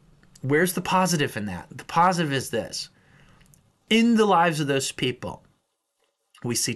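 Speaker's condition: No condition

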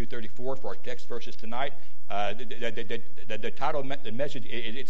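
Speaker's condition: Stuttering; stutter as usual way of talking, recent neck surgery; worse when unwell, mistaken for stroke by Life Squad paramedics; repeated sounds, repeated words

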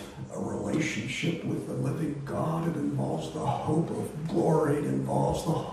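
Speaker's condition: Voice disorder; not contagious

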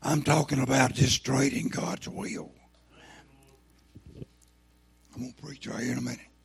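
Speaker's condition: Throat cancer, lost vocal cord

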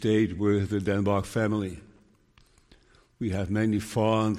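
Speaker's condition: Parkinson's disease; still preaching

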